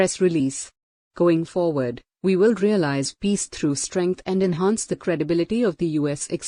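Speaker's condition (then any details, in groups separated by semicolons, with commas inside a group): No condition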